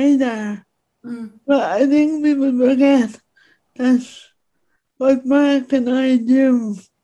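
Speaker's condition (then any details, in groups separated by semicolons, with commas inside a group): Speech impediment; speaks in own way without modifying accent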